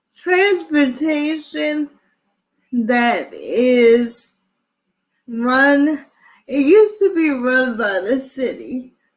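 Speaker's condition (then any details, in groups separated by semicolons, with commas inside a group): Cerebral palsy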